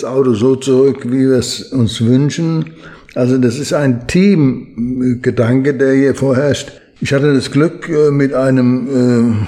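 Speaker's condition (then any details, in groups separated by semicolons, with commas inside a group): Parkinson's disease; slowed movements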